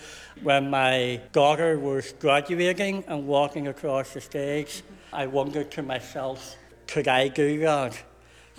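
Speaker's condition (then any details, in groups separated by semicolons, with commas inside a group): Cleft palate and cleft lip; congenital, many operations in early years, childhood speech therapy; consultants predicted never able to speak in front of people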